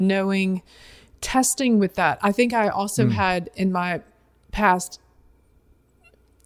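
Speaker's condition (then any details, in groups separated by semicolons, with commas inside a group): No condition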